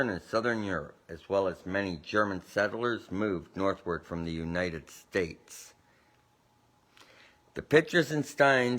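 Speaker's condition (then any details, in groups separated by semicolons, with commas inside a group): No condition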